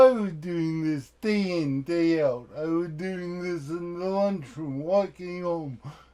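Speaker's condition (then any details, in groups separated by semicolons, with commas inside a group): Cerebral palsy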